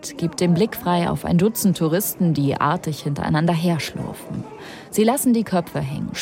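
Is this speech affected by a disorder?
No.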